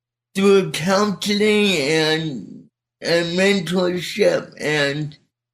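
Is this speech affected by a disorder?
Yes: cerebral palsy; speech not affected.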